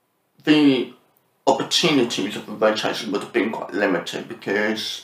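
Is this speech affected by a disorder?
Yes: profound deafness with cochlear implants, born profoundly deaf, cochlear implants; congenital profound deafness, no hearing until first cochlear implant at age 2, only one implant allowed then; speaks fairly clearly after smooth speech therapy, speech not always this clear.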